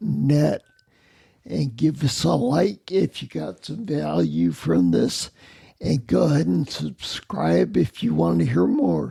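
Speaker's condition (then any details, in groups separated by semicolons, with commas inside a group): Spinocerebellar ataxia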